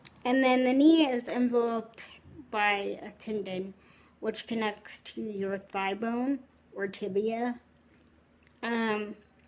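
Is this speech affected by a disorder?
Yes: cerebral palsy, spastic, severe.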